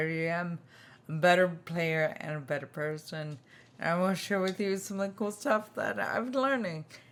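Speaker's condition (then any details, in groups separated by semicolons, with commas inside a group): Spinocerebellar ataxia type 2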